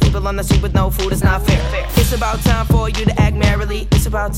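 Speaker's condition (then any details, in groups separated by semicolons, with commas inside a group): No condition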